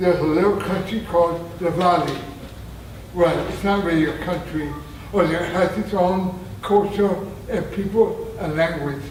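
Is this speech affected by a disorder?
Yes: traumatic brain injury; near-fatal injury.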